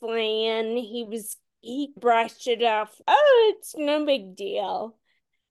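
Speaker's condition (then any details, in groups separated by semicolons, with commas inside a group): Friedreich's ataxia; diagnosed at 17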